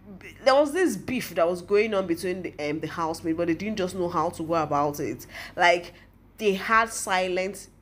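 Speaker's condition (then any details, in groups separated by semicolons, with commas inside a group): No condition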